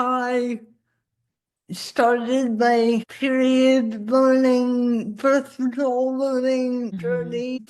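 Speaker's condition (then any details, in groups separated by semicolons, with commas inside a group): Cerebral palsy; spasticity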